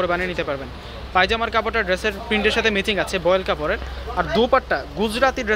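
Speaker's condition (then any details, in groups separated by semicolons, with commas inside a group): No condition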